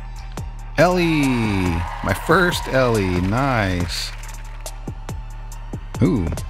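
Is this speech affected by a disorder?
No.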